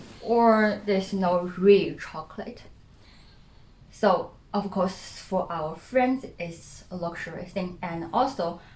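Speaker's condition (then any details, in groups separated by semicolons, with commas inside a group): No condition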